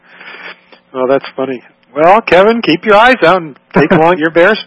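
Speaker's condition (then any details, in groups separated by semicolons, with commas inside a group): No condition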